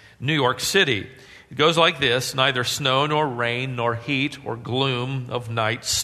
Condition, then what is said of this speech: None; typical speech.